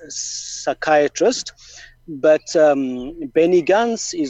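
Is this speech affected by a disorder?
Yes: stuttering; here blocks.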